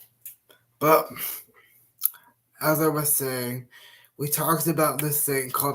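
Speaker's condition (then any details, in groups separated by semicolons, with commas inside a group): Cerebral palsy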